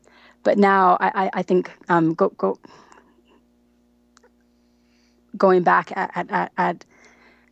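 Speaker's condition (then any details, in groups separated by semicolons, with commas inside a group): Stuttering; onset at age 15 without a clear sudden change, possibly stress-related, brief stutter at age five that resolved; has had therapy, uses fluency skills; can control speech with fluency skills, phone calls often hard; repeated sounds, repeated words, blocks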